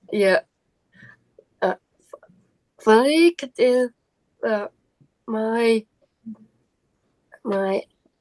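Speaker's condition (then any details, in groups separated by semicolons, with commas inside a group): Down syndrome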